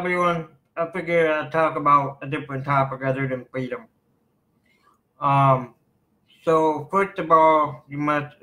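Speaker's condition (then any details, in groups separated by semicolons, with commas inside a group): Cerebral palsy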